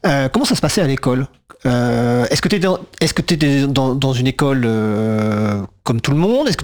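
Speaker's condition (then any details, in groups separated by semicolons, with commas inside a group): No condition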